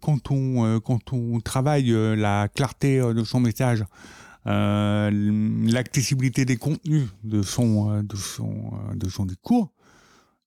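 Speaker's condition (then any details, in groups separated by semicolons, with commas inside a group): Profound deafness from birth, congenital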